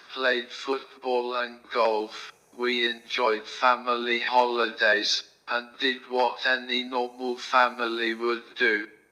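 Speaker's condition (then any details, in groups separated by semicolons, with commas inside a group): Motor neurone disease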